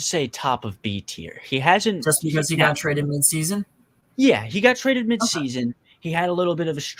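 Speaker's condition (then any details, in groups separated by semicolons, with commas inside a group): No condition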